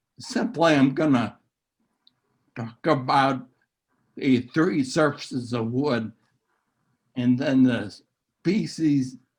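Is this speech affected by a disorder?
Yes: neurological disease; speech affected, trouble speaking.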